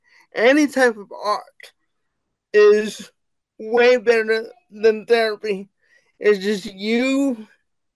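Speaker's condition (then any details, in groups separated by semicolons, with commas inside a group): Cerebral palsy; wheelchair bound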